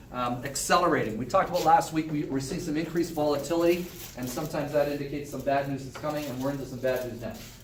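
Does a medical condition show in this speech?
No.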